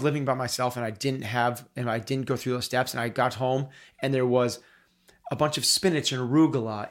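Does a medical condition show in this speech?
No.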